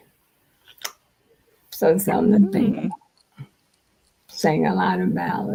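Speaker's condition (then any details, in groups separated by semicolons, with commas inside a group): Multiple sclerosis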